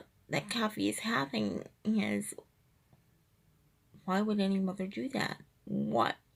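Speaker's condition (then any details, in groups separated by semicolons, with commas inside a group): Cerebral palsy, triplegia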